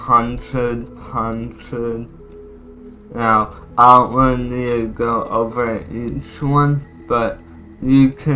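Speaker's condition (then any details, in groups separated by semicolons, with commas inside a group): Cerebral palsy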